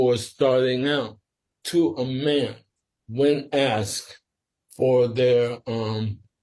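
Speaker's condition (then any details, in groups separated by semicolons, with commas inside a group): Sporadic ALS; must speak slower and carefully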